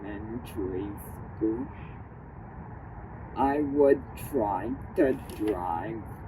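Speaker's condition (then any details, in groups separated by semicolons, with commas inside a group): Cerebral palsy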